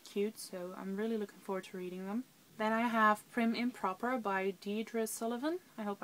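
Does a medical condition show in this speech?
No.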